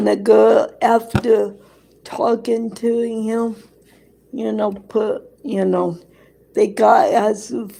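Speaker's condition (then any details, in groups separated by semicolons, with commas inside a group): Cerebral palsy; present from birth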